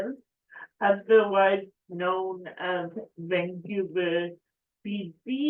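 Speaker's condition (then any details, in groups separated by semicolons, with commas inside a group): Cerebral palsy; affects speech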